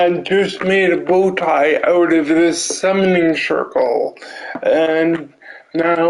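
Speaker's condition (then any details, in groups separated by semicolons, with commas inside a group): Cerebral palsy; limbs affected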